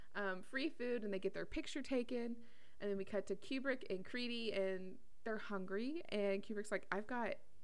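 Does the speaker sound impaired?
No.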